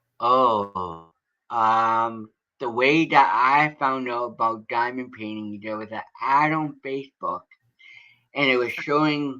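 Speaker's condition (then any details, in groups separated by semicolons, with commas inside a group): Cerebral palsy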